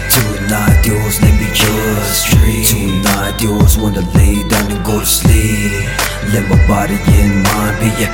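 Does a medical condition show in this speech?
No.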